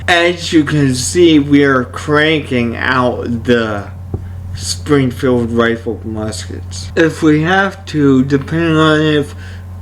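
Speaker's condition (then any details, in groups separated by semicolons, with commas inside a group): Cerebral palsy; only one hand usable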